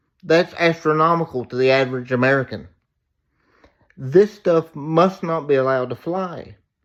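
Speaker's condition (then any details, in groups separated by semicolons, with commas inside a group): Cerebral palsy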